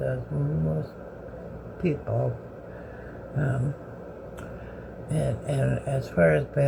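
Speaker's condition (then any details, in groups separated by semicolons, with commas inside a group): Bell's palsy; severe left-sided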